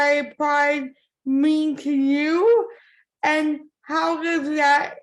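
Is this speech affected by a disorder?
Yes: cerebral palsy; from birth; impaired speech.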